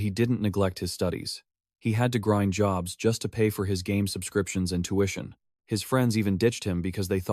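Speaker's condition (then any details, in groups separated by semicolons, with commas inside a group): No condition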